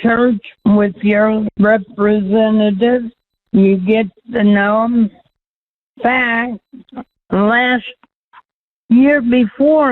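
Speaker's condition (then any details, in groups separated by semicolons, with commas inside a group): Cerebral palsy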